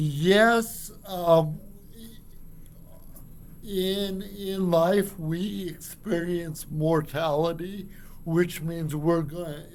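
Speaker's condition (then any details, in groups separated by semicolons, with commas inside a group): Cerebral palsy; from birth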